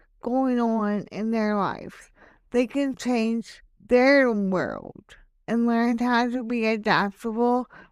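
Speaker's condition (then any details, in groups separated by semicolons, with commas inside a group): Hemiplegic cerebral palsy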